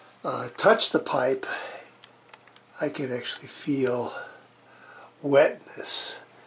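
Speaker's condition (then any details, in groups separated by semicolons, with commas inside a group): No condition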